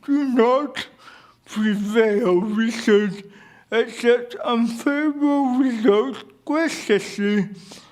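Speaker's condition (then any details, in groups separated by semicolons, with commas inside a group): Cerebral palsy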